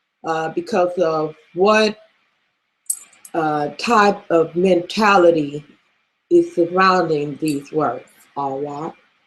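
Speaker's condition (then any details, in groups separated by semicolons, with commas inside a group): No condition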